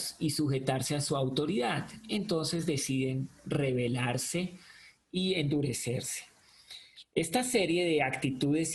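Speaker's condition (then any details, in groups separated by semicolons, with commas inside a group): No condition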